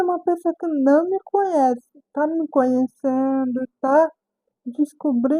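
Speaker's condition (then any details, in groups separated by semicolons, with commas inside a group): Cerebral palsy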